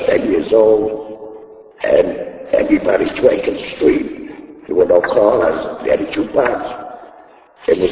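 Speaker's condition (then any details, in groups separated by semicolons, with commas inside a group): Laryngectomy; speech device placed in throat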